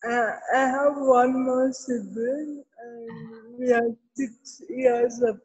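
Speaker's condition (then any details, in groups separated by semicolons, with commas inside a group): Cerebral palsy; from birth in Kenya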